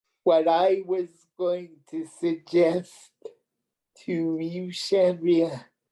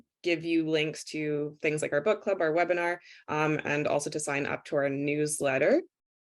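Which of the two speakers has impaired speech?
The first: cerebral palsy; premature birth.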